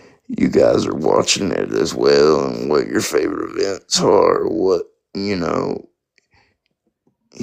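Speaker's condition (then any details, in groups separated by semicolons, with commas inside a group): Spastic quadriplegic cerebral palsy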